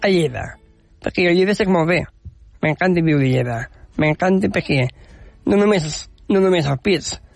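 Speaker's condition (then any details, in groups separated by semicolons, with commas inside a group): Down syndrome; adult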